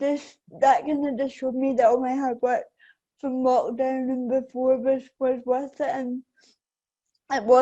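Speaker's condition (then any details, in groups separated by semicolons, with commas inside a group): Cerebral palsy; affects balance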